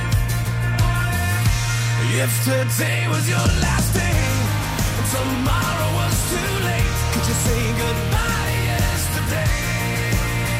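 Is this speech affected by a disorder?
No.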